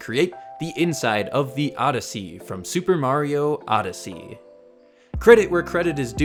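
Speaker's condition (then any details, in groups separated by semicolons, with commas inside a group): No condition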